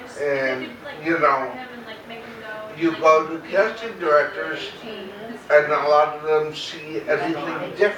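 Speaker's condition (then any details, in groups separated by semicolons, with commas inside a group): Cerebral palsy; very mild form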